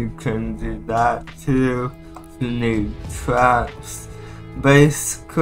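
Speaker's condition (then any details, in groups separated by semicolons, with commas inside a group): Cerebral palsy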